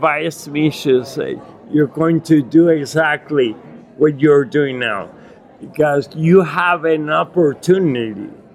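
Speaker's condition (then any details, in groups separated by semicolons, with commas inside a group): Acquired ataxia with dysarthria, acquired; Lance-Adams syndrome; told no cure or medication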